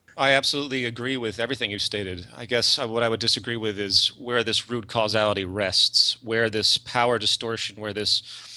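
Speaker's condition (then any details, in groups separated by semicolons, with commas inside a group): No condition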